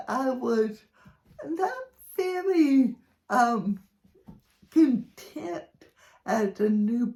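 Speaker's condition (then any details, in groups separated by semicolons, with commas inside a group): Cerebral palsy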